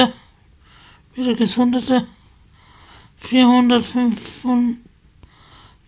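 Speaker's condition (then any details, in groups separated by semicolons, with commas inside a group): Spasticity from birth; multiple sclerosis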